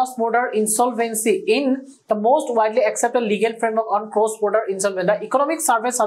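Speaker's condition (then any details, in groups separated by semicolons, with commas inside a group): No condition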